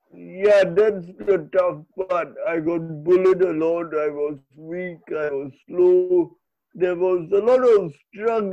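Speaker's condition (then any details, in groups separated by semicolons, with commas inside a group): Cerebral palsy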